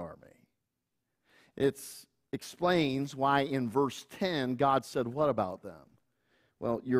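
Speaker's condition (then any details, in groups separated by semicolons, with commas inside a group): No condition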